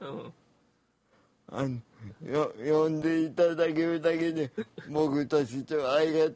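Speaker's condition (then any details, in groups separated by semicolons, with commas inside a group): Cerebral palsy; wheelchair user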